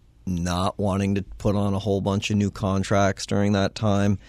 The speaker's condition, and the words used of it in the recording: No condition.